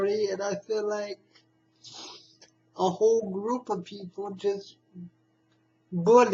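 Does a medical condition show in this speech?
Yes: spastic cerebral palsy.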